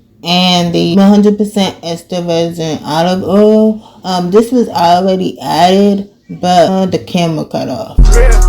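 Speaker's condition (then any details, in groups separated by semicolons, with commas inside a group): Cerebral palsy; from birth, left leg affected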